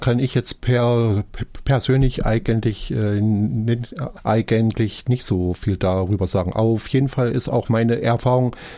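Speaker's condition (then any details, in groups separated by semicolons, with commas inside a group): Stuttering; repeated sounds, repeated words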